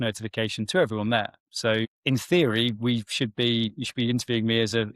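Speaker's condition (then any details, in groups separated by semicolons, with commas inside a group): No condition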